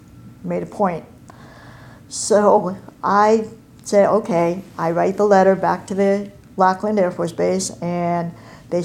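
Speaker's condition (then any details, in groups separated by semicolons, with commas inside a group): Cleft palate and cleft lip; over 30 years ago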